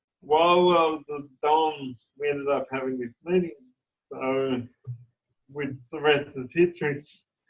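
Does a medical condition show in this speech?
Yes: cerebral palsy.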